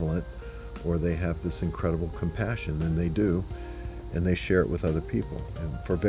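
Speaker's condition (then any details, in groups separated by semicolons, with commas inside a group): No condition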